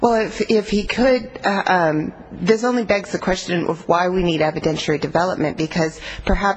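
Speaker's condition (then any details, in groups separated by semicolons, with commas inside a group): No condition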